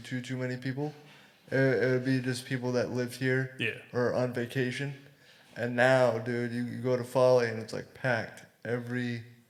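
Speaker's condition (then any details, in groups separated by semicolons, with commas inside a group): Cerebral palsy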